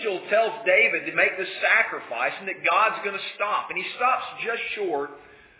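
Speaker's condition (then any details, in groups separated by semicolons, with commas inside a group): No condition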